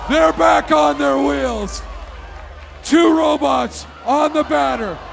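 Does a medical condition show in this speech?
No.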